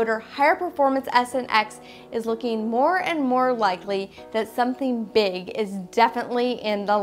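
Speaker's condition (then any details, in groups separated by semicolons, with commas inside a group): No condition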